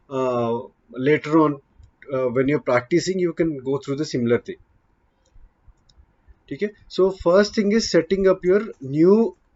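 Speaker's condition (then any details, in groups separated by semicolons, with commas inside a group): No condition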